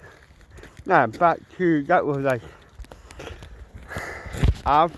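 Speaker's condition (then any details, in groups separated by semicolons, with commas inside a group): Cerebral palsy; mild, ataxic type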